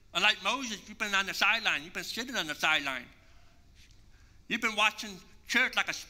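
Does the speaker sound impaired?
Yes: deafness; congenital, 80% hearing loss since birth, relies on lip reading; masks over lips block understanding.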